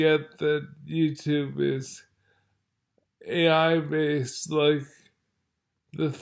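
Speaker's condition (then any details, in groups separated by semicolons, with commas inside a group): Multiple sclerosis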